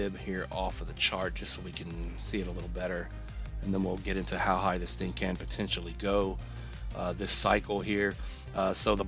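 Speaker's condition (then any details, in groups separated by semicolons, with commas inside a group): No condition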